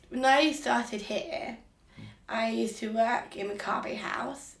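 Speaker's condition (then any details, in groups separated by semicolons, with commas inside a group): Down syndrome; Down syndrome since birth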